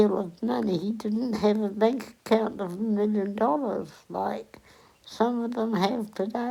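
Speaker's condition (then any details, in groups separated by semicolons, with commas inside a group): Cerebral palsy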